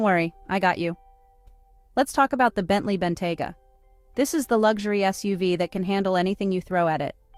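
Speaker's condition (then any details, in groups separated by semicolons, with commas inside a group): No condition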